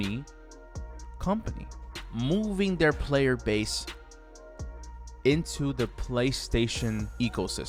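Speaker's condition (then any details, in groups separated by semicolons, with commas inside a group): No condition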